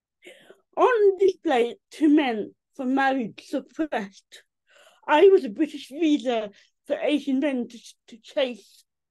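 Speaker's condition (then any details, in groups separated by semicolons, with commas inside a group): Cerebral palsy; from birth, affects limbs and neck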